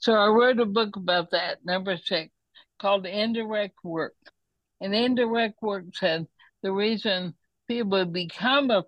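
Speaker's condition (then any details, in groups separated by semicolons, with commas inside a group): ALS; words and ideas intact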